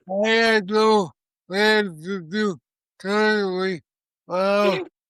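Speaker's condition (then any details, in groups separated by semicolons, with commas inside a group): Cerebral palsy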